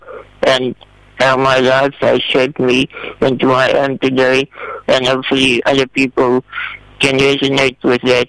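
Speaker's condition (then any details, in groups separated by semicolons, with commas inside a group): Spinal muscular atrophy type 2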